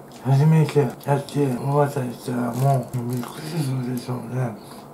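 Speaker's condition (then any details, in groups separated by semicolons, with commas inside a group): Tongue cancer, partial glossectomy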